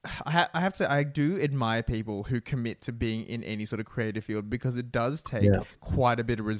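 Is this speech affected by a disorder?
No.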